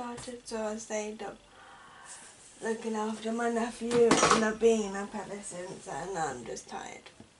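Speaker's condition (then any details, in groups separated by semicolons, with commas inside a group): Cerebral palsy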